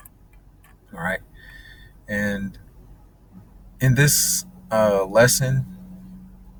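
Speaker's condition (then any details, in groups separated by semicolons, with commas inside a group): No condition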